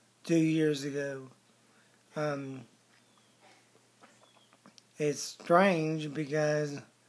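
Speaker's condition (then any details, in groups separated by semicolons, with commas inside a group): ALS; onset right hand and wrist weakness; onset about one year ago, 30 percent strength, still walks; speech slurred, significantly changed, daily breathing exercises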